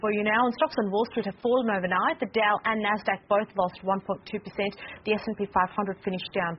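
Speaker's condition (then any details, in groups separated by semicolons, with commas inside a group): No condition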